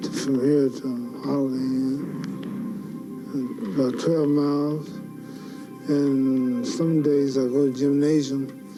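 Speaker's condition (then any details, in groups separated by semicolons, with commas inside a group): Parkinson's syndrome; no weakness, no tremor, mild; sometimes slurred speech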